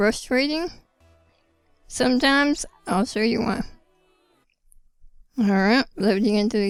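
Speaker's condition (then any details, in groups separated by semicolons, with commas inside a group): Spinal muscular atrophy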